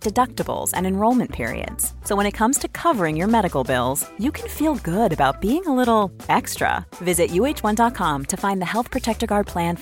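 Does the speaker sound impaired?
No.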